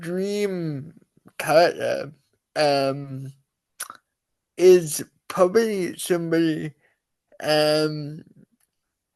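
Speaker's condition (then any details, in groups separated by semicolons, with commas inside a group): Cerebral palsy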